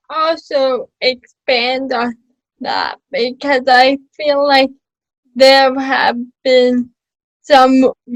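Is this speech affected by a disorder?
Yes: cerebral palsy.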